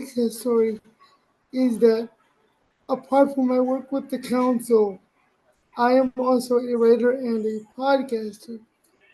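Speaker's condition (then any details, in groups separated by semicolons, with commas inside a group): Cerebral palsy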